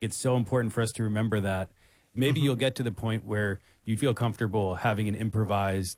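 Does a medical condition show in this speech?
No.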